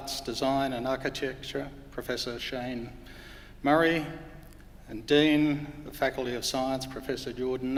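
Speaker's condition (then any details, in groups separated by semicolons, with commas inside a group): No condition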